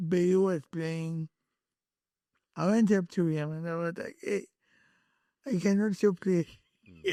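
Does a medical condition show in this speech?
Yes: cerebral palsy.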